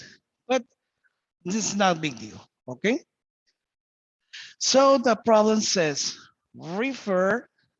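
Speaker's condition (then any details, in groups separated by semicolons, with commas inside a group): No condition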